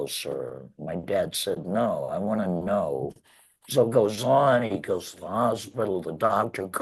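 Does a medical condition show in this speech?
Yes: laryngectomy; 11 years since surgery.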